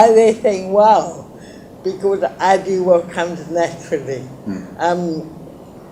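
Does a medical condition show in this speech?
Yes: cerebral palsy; lifelong.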